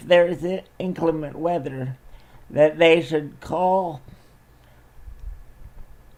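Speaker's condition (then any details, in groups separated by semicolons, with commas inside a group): Cerebral palsy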